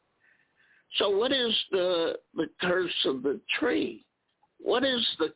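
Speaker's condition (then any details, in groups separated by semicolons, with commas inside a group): Spasmodic dysphonia; recent Botox injections into vocal cords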